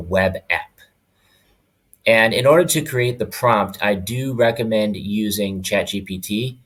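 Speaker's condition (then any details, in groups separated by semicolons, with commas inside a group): No condition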